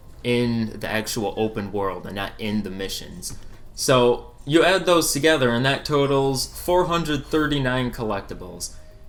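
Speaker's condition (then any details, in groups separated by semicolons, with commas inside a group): No condition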